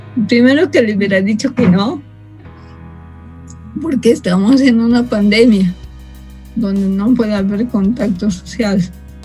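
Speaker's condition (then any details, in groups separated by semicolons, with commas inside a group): Cerebral palsy from birth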